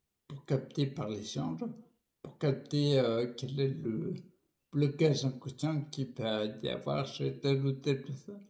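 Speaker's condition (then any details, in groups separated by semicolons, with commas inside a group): Primary progressive multiple sclerosis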